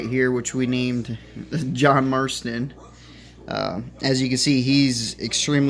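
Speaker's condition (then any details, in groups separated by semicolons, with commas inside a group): No condition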